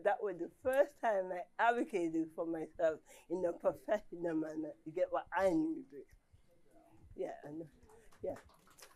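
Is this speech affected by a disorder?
Yes: cerebral palsy.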